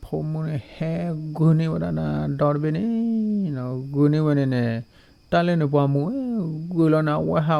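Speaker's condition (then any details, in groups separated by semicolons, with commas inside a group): No condition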